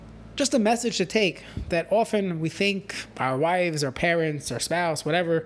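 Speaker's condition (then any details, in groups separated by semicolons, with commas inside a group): No condition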